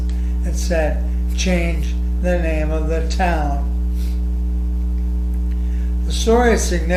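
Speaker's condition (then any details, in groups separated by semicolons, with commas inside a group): ALS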